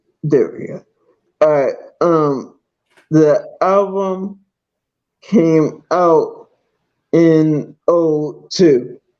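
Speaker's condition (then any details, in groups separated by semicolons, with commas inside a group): Multiple sclerosis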